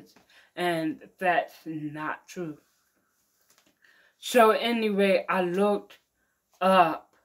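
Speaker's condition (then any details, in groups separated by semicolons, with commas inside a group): Mild cerebral palsy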